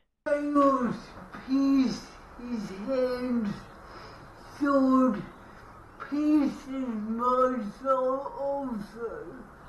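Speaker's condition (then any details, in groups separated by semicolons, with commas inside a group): Cerebral palsy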